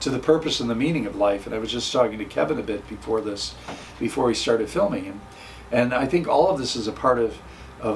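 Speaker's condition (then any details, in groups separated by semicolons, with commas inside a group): No condition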